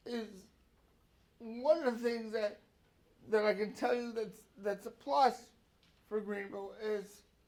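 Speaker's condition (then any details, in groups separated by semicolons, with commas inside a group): Cerebral palsy; brain cell damage at birth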